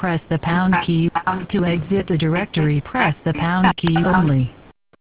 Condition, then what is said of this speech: None; typical speech.